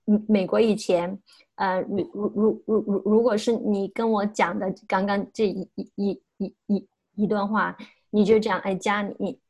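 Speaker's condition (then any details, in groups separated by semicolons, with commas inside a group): Stuttering; since childhood, not yet overcome, may never overcome; still stutters; no stuttering when talking to self, stutters when talking with others; repeated sounds, prolonged sounds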